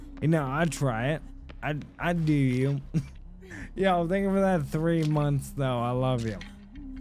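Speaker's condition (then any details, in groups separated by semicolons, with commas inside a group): ALS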